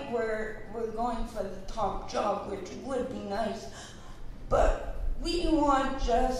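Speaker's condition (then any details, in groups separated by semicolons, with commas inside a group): Cerebral palsy; present since childhood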